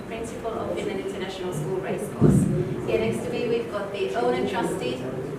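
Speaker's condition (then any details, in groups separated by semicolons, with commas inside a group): No condition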